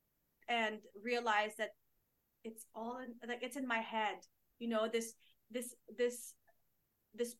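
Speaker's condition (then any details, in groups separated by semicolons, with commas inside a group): Stuttering; stuttering since childhood, grew up in the Philippines, covert, never had speech therapy, Self-Coaching Scholars curriculum by Brooke Castillo; fluency varies by month and day, some days cannot use phone without stuttering; blocks, stumbles on words, switches words to sound fluent, cannot swap medical terms, stutters less when confident; repeated words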